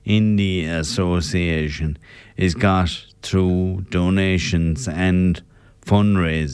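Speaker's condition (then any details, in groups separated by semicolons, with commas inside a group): Motor neurone disease; very slowly progressing semi-benign variant, normal life expectancy, diagnosed by professor Orla Hardiman at Beaumont; symptoms over five years, diagnosed last year, semi-stable, unsteady on feet, less progressed than others; slurred voice, sounds drunk, voice change followed balance problems, deliberate pauses while speaking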